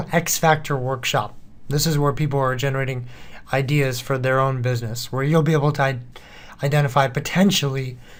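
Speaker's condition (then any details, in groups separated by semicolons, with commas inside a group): No condition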